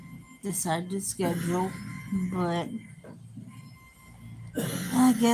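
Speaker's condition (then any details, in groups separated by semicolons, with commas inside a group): Cerebral palsy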